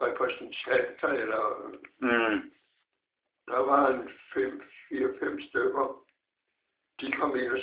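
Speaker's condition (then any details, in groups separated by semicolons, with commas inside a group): Parkinson's disease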